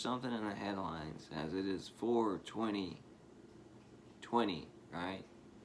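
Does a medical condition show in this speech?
No.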